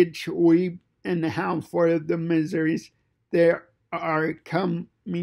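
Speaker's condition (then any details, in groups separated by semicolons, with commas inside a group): Cerebral palsy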